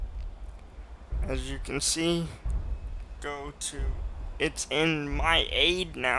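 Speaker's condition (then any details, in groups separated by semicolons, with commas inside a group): Cerebral palsy, mild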